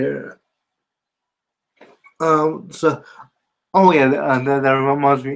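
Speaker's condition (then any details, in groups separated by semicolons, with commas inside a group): Spastic quadriplegia cerebral palsy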